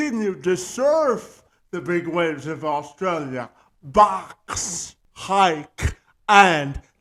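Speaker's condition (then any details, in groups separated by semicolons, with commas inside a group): Cerebral palsy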